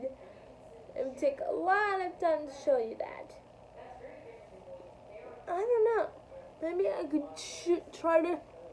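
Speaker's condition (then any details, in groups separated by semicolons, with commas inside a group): Cerebral palsy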